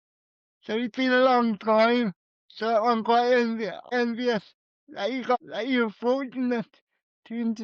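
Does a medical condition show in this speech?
Yes: cerebral palsy.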